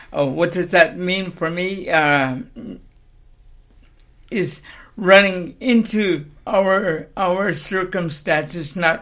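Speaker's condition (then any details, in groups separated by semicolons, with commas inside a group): Cerebral palsy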